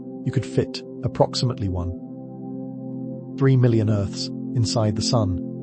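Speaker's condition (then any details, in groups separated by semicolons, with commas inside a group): No condition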